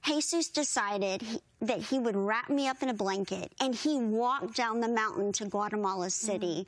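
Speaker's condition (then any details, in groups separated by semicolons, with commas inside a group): Bilateral cleft lip and palate; severe bilateral cleft lip and palate from birth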